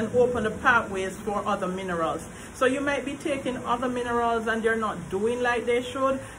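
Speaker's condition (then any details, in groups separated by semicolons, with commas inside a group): No condition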